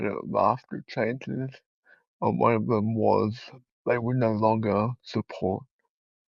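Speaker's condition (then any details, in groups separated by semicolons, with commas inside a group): Cerebral palsy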